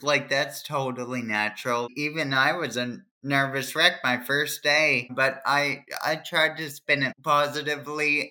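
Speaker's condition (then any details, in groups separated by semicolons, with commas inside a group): Cerebral palsy; plant work at MacArthur's nursery as therapy for hand movements and writing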